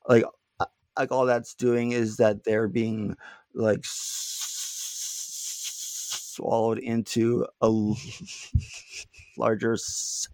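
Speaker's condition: Stuttering; little stuttering during this recording; not stuttering much at time of recording; repeated words, blocks

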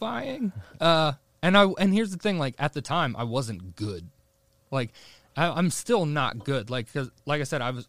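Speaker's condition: No condition

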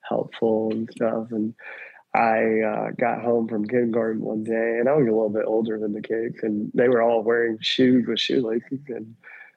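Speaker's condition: Cleft lip and palate; congenital

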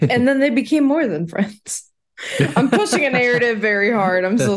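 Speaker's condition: No condition

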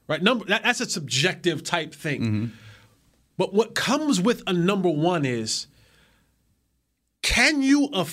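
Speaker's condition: No condition

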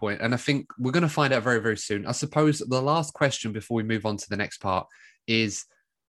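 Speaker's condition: No condition

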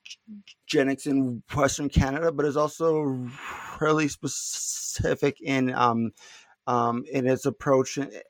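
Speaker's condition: Stuttering; not stuttering much currently; little stuttering currently; prolonged sounds

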